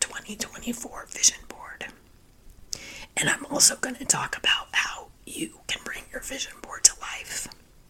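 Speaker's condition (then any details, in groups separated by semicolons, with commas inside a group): Spasmodic dysphonia; voice sounds like laryngitis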